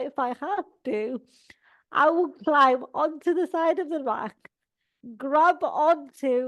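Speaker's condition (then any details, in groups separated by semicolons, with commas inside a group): Cerebral palsy; all four limbs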